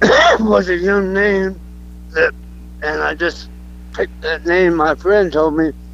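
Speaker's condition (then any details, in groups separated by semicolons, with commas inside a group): Throat cancer; throat cancer over last couple of years; speech not the best as result of throat cancer, may sound drunk, quit podcasts over it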